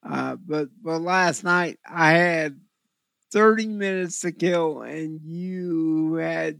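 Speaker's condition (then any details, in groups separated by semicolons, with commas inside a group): Cerebral palsy; eyes weird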